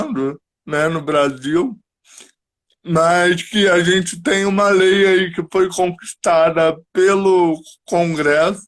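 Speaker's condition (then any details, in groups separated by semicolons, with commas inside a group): Cerebral palsy; cognition preserved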